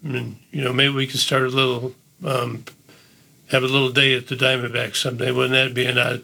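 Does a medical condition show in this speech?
Yes: Parkinson's disease; first symptom hand cramping, diagnosed about 11 years ago, progressive; drooling.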